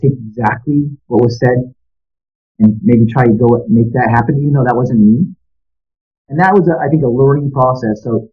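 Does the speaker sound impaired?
No.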